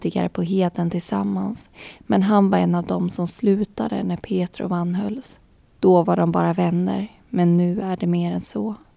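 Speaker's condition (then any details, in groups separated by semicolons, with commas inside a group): No condition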